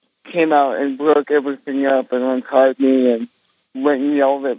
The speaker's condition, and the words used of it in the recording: Cerebral palsy. And then obviously my speech, I had to go through countless speech therapy sessions to be able to talk and speak like you hear me today.